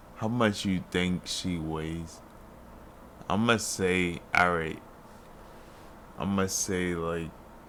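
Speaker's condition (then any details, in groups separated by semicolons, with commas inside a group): Multiple sclerosis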